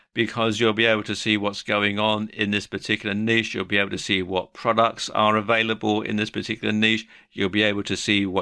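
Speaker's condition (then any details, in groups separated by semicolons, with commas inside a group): No condition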